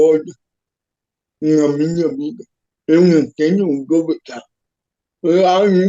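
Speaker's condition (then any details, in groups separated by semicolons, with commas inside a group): Cerebral palsy; physical disability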